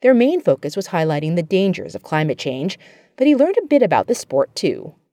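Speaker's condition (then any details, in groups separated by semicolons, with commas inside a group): No condition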